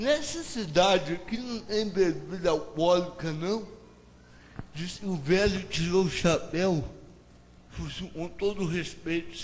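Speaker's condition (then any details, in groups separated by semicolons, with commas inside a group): Cerebral palsy; no speech as child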